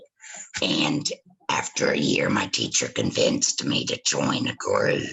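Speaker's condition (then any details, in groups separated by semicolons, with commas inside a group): Laryngectomy after cancer; natural and singing voice lost, speaks with voice prosthesis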